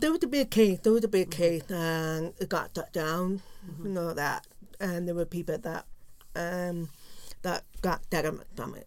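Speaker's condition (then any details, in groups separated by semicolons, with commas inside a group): Profound deafness; profound deafness left ear, total deafness right ear, diagnosed age 3, hearing aid, no cochlear implant; wears hearing aid, which helps, gets some noise, relies on lip-reading for words to make sense; learned to speak and lip-read in early oral pre-preschool program, encouraged to speak, mainstreamed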